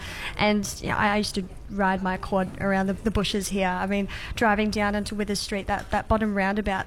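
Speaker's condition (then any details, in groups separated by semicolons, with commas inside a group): Cleft palate; congenital cleft palate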